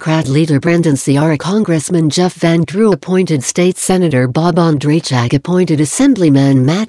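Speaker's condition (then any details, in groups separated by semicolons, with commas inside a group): No condition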